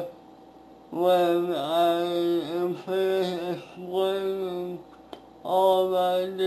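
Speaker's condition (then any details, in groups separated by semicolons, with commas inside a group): Speech impairment after birth surgery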